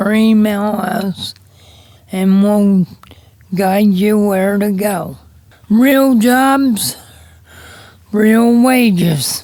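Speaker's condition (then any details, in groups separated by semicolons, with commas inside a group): Cerebral palsy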